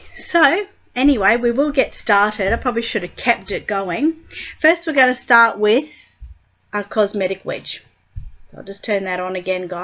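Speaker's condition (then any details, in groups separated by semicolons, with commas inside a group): No condition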